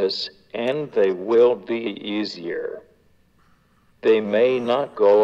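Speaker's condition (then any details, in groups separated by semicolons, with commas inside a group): Cerebral palsy; diagnosed at eight months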